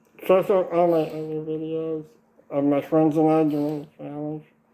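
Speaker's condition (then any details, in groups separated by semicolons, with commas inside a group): Duchenne muscular dystrophy; since birth, most of body, tracheostomy, G-tube feeding; cannot use arms, ventilator-dependent, severely weakened respiration; very limited chewing and swallowing, still eats by mouth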